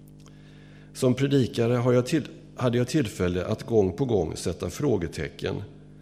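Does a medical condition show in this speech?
No.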